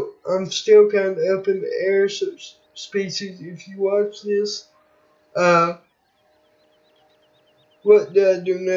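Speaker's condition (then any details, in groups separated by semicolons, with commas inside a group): Cerebral palsy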